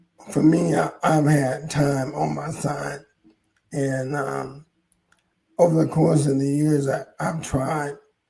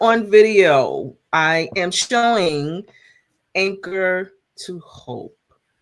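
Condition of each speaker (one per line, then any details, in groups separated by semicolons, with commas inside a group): ALS; about ten years since diagnosis, wears braces; hoarse voice
No condition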